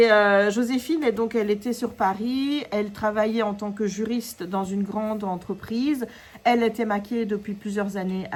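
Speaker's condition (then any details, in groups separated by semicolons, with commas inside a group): No condition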